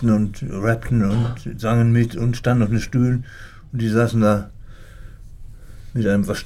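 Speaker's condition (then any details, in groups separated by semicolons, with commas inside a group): Parkinson's disease; brainstem and movement affected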